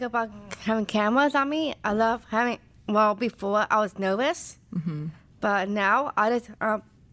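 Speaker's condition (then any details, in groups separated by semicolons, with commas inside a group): Down syndrome; Down syndrome since birth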